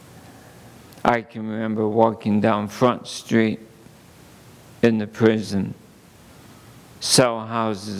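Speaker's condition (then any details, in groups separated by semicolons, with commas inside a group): ALS; under neurologist care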